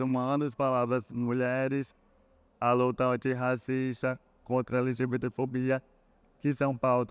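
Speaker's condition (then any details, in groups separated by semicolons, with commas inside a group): Cerebral palsy; meningitis at age three; relearned talking after onset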